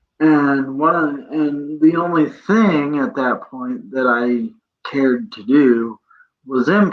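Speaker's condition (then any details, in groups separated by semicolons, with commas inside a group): Cerebral palsy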